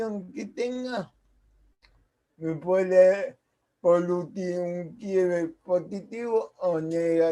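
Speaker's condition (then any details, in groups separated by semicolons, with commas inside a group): Cerebral palsy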